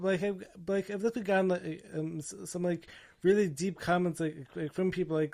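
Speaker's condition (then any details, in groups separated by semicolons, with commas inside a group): Stammer and stutter; near-fatal illness at 20, 3-day coma, 9 days ventilator, feeding tube, 4 hospitals in 6 weeks; ongoing speech issues, some improvement noted; speech impediment, described as barely able to speak; repeated sounds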